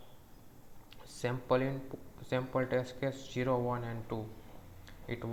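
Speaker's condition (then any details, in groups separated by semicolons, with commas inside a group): No condition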